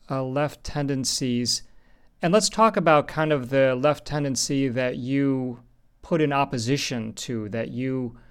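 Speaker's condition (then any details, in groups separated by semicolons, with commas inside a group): No condition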